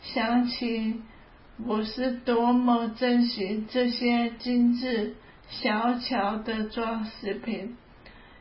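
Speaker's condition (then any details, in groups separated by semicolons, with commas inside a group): ALS; onset about three years ago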